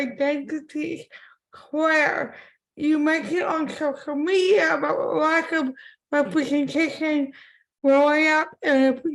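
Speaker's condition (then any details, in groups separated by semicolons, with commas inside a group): Cerebral palsy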